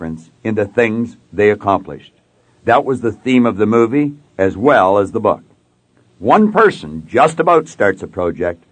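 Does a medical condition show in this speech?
No.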